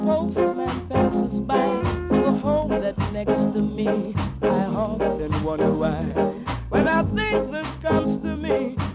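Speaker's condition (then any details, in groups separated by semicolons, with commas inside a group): No condition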